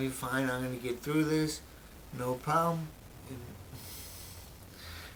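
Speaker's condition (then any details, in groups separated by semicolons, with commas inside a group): Brain injury; memory greatly affected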